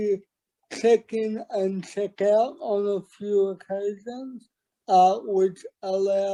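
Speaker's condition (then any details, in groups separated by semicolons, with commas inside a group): Cerebral palsy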